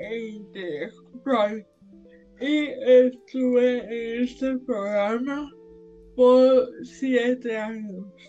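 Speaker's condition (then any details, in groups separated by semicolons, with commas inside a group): Severe brain injury; birth brain injury from oxygen loss, cerebral palsy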